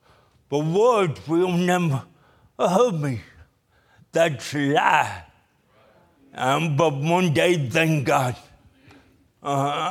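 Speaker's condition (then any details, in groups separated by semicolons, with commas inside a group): Cerebral palsy; buttons very hard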